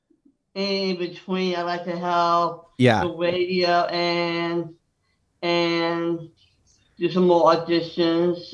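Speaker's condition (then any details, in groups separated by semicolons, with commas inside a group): Down syndrome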